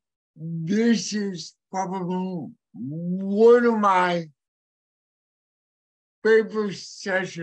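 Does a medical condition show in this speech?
Yes: cerebral palsy; hearing impaired.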